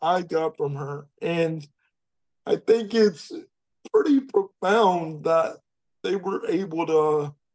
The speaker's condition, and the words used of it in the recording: Cerebral palsy. I joked that I said, I think I have a voice for print.